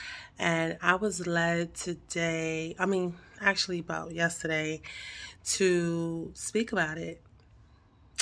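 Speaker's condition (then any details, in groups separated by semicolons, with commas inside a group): No condition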